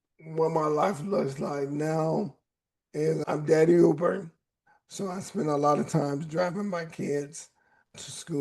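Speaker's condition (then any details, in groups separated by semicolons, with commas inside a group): ALS; onset in hands with cramping; 11 years since diagnosis, weekly physical therapy; voice raspy at times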